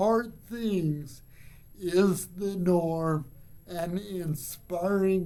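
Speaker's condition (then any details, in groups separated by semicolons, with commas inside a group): Cerebral palsy; from birth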